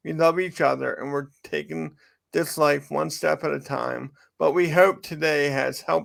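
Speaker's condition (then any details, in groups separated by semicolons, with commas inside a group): Cerebral palsy; from birth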